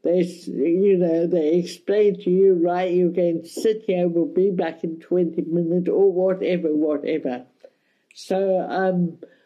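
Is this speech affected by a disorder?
Yes: cerebral palsy; mild, affects balance and hand control, walks, wheelchair after long flights, breathless rushing off planes; speech affected a bit.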